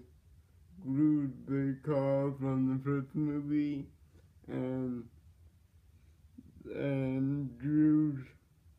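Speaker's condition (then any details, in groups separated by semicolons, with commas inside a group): Cerebral palsy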